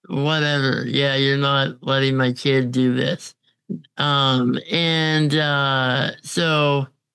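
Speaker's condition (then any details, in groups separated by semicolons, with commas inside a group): Congenital muscular dystrophy; diagnosed at 6 months, chronically physically disabled, doctor predicted inability to thrive; uses ventilator, goes out downtown independently with ventilator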